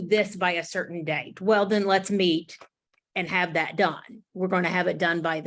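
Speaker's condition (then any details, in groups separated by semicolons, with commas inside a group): No condition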